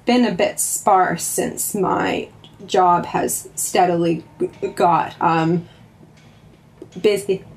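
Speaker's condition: Stammering; stammer since childhood; stammer somewhat unpredictable, switches words to hide it less than most people who stammer; prolonged sounds

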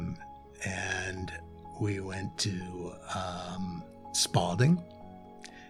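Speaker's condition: Aphasia after stroke; Beth Israel, inpatient rehab at Spaulding with Dr. Randy Blackshaffer, 6-week Ship's Cap ICAP; 7 years after stroke, short phrases, word errors, wife Jane prompts sentence restarts, not fluent; did not speak for about a full year after stroke, improved with intensive therapy

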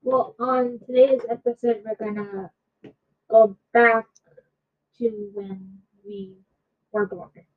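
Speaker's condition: Cerebral palsy; was in speech therapy

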